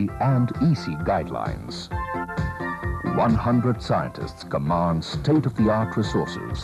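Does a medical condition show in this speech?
No.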